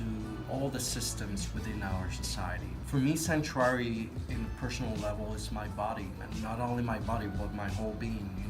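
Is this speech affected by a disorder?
No.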